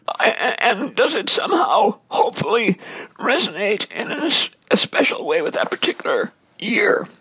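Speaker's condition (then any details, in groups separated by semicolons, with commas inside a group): Dysphonia; strained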